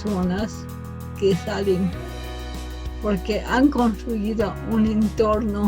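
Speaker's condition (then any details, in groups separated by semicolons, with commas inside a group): Cerebral palsy from birth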